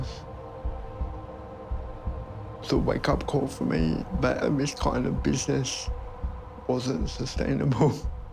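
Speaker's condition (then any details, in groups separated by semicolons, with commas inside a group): Cerebral palsy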